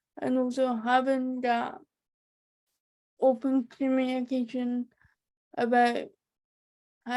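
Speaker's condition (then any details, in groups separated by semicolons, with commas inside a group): Cerebral palsy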